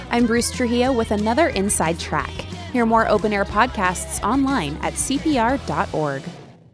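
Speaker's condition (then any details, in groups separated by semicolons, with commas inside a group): No condition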